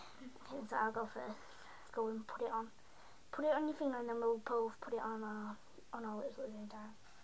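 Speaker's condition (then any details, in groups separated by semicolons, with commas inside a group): No condition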